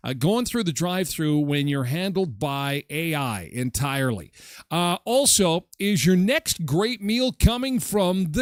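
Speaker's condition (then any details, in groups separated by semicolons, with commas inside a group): No condition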